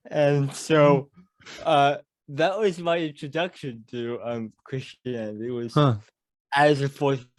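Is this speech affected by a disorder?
Yes: cerebral palsy; mild speech impediment.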